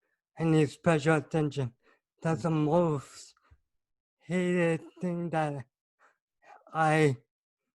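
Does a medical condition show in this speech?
Yes: cerebral palsy.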